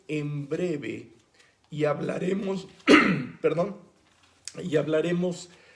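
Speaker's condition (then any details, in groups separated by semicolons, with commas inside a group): No condition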